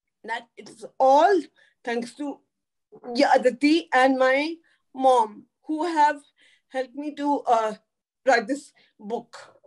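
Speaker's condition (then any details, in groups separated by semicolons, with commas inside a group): Cerebral palsy; could not talk in early childhood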